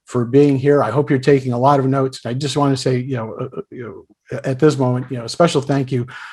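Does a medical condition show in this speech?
No.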